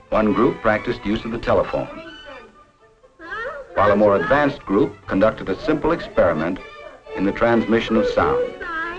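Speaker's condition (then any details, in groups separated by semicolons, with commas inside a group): No condition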